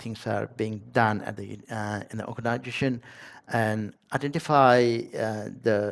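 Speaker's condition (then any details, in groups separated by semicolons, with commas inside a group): No condition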